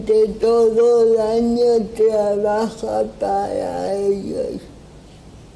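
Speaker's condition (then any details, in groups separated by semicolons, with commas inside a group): Cerebral palsy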